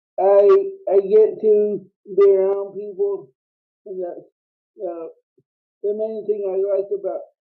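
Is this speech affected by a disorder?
Yes: cerebral palsy.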